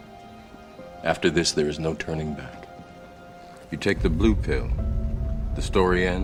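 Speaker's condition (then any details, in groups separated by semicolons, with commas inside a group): No condition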